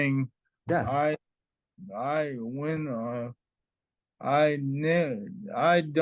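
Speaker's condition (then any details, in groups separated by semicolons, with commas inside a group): Traumatic brain injury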